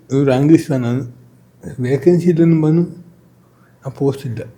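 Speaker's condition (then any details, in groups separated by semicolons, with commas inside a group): Cerebral palsy; from birth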